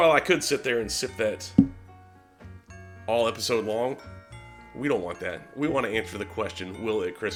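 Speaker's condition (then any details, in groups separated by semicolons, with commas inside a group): No condition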